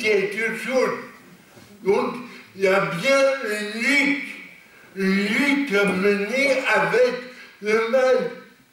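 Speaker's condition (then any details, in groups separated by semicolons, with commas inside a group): Cerebral palsy; lifelong, non-progressive; stable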